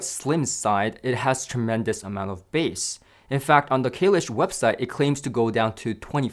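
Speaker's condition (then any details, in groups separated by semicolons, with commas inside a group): No condition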